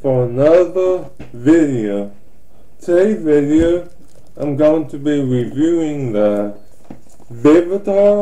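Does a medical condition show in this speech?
Yes: ataxic cerebral palsy.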